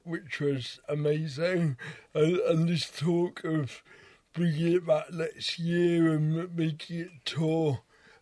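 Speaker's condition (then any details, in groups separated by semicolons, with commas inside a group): Cerebral palsy; wheelchair user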